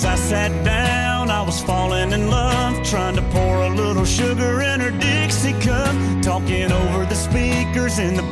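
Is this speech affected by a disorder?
No.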